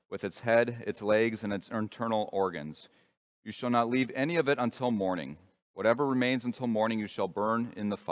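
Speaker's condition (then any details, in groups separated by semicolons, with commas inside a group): No condition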